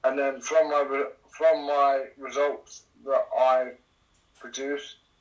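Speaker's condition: Cerebral palsy; cerebral palsy affecting all limbs

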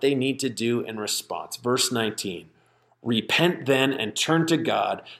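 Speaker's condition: No condition

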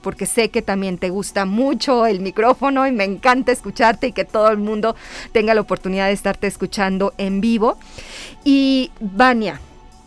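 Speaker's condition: No condition

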